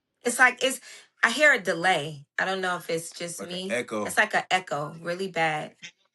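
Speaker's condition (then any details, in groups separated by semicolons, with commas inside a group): No condition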